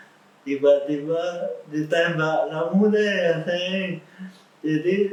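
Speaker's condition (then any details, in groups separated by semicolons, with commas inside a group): Cerebral palsy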